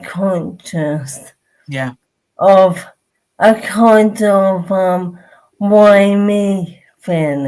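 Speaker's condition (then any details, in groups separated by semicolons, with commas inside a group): Motor neurone disease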